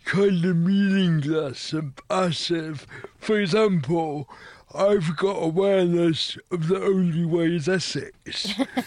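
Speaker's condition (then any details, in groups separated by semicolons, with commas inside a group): Cerebral palsy; problems with arms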